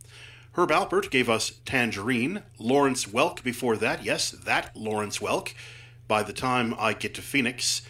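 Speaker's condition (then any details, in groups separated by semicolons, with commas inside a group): No condition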